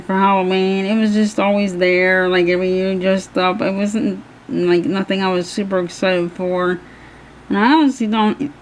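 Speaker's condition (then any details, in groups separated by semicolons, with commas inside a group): Cerebral palsy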